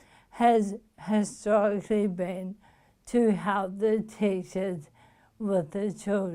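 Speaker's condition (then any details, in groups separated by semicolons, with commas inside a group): Motor neuron disease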